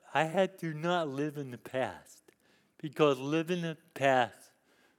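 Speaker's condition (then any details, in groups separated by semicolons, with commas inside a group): Cerebral palsy; lifelong disability since youth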